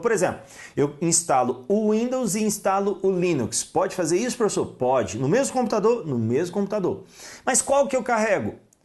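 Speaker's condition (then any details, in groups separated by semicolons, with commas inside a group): No condition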